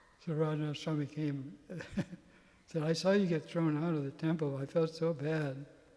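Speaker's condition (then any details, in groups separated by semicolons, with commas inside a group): Parkinson's; tremor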